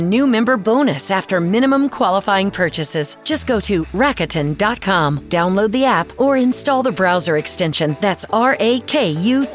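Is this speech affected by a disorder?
No.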